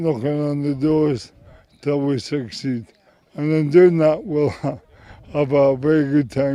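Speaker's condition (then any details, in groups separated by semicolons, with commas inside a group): MND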